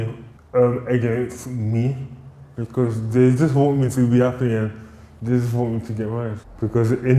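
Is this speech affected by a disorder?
Yes: cerebral palsy.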